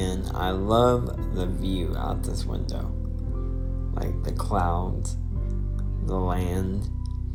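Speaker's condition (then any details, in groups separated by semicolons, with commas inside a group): Spastic diplegia cerebral palsy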